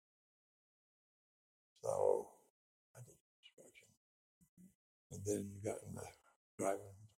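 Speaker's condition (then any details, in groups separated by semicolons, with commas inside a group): Speech impediment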